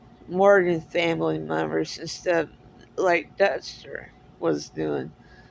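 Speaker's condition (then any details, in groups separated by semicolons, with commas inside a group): Cerebral palsy; speaks differently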